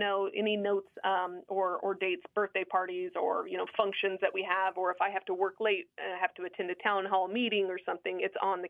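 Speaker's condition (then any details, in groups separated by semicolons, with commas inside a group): No condition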